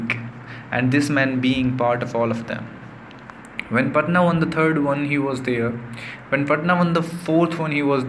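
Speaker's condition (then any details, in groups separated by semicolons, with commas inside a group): No condition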